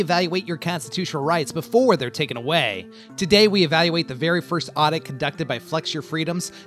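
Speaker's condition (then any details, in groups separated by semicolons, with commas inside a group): No condition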